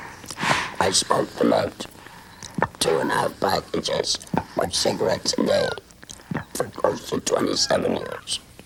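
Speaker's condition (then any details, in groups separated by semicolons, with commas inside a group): Complete laryngectomy; lost voice, learned new form of speech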